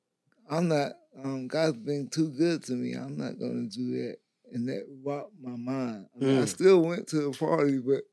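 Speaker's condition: Stroke; blocked neck artery

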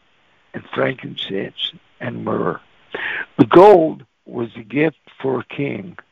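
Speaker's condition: Cerebral palsy; can't talk plain when nervous

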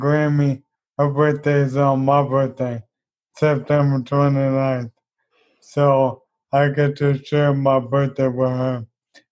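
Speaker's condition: ALS; for lifting out of bed

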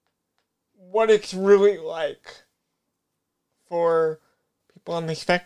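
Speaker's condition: Cerebral palsy; brain disorder, brain injury

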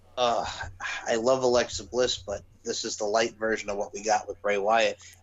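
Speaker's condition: No condition

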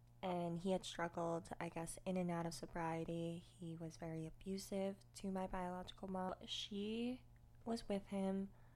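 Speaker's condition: Cleft lip and palate, unilateral

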